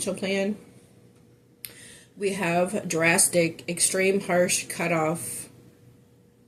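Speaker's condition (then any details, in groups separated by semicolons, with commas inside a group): No condition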